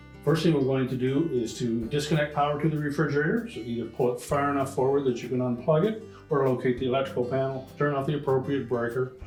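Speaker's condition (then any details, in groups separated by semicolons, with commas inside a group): No condition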